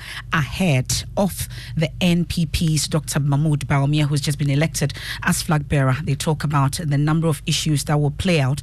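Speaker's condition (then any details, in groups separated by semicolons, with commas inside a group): No condition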